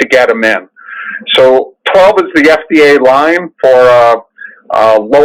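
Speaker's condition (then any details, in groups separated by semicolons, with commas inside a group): No condition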